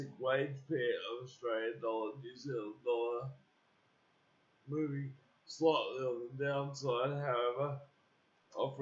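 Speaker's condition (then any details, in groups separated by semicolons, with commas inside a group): Cerebral palsy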